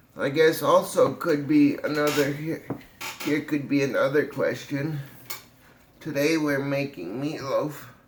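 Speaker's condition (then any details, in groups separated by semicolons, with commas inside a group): Cerebral palsy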